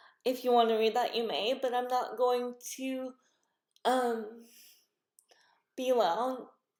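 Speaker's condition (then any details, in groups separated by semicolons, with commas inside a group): Cerebral palsy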